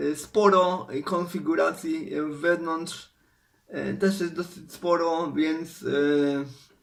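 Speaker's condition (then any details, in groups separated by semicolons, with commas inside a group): Cerebral palsy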